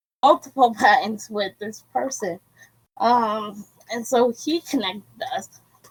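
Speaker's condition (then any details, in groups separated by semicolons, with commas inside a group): Cerebral palsy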